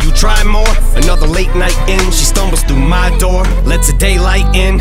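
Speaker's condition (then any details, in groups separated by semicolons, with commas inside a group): No condition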